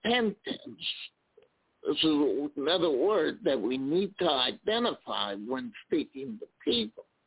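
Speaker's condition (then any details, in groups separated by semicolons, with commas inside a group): Spasmodic dysphonia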